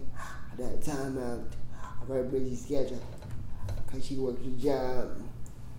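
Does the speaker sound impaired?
Yes: cerebral palsy; congenital, present from birth; prevents flowing speech, says a few words then staggers, teacher Duke sings main rap vocals.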